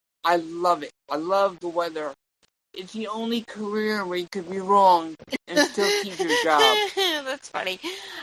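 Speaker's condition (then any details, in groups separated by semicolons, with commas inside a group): Cerebral palsy; tongue and legs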